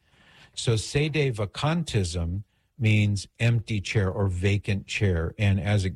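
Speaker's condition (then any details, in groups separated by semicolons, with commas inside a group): No condition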